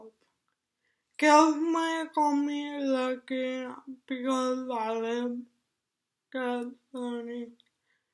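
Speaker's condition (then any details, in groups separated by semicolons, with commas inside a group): Cerebral palsy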